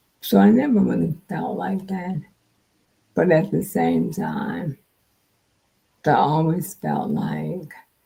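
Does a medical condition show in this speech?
Yes: multiple sclerosis.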